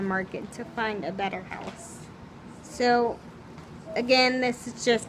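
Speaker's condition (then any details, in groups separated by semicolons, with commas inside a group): Cerebral palsy, spastic, severe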